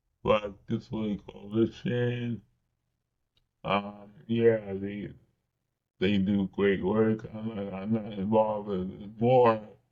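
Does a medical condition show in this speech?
Yes: cerebral palsy.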